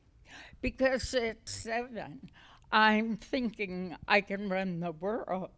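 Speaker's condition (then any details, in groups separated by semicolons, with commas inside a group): Essential tremor; may be hard to understand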